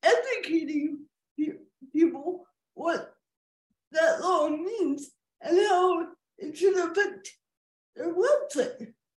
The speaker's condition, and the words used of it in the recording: Cerebral palsy. Lord gave me a clear voice, and my mind was not that affected.